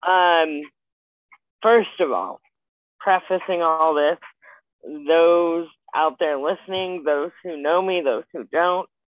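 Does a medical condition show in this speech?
Yes: spastic quadriplegic cerebral palsy; brain-body communication misfire, uses wheelchair, not paralysis, full body sensation; age 27.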